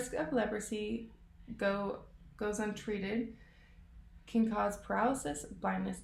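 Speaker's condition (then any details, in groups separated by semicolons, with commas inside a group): No condition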